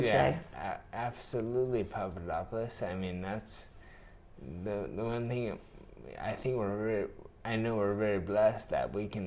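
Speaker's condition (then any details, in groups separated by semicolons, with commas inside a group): Traumatic brain injury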